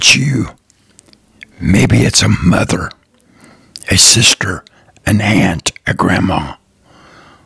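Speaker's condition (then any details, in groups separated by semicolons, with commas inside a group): Throat cancer survivor; surgery urged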